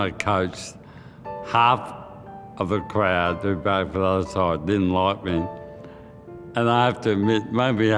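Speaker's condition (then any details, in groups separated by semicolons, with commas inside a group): Motor neurone disease; hand onset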